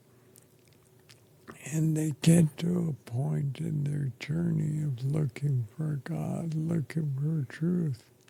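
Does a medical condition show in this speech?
Yes: ALS; affects chest and throat.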